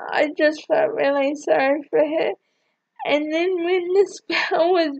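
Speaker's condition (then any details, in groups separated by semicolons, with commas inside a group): Cerebral palsy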